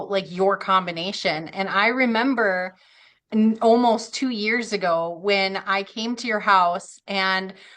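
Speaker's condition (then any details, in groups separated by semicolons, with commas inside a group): No condition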